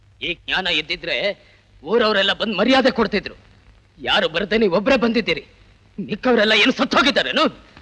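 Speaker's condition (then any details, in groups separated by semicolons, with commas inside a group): No condition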